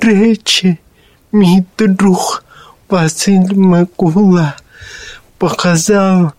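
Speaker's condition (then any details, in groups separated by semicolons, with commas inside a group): Cerebral palsy; since birth, born apparently lifeless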